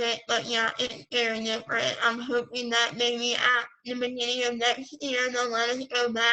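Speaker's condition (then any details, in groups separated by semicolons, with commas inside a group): Pompe disease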